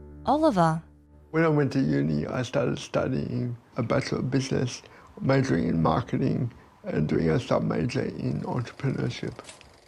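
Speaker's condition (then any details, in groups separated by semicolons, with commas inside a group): Cerebral palsy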